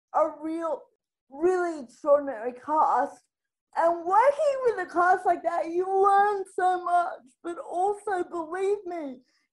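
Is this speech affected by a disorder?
Yes: spastic quadriplegic cerebral palsy; full-time electric wheelchair user.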